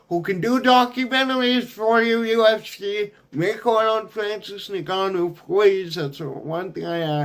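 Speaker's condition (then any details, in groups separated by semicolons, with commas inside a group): Cerebral palsy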